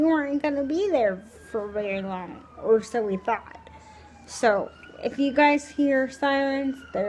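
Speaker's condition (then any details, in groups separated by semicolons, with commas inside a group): Cerebral palsy, spastic, severe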